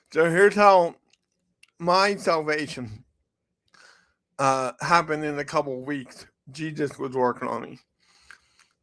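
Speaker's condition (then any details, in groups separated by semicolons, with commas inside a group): Cerebral palsy; from birth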